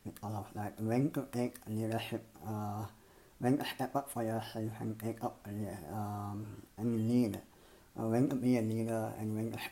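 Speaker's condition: Cleft palate and lip; misaligned jaws

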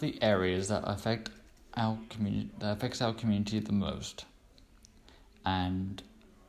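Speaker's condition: Cerebral palsy; cerebral palsy since birth

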